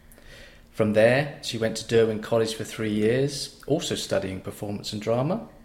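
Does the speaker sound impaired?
No.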